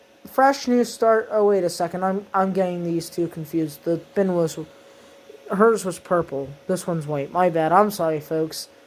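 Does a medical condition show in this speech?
No.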